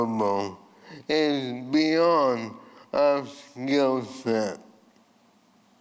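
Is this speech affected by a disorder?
Yes: ALS; voice changed from earlier resonant voice.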